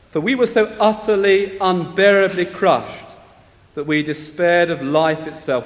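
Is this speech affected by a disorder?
No.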